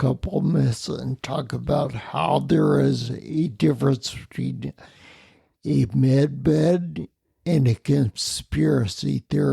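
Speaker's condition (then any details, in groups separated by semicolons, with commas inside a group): Spinocerebellar ataxia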